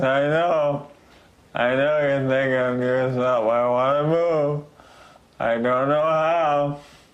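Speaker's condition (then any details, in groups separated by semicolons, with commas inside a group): ALS; increasingly slurred, harder to understand, harder to chew and swallow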